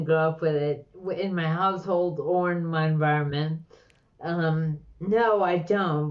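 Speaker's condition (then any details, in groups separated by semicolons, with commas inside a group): Slurred speech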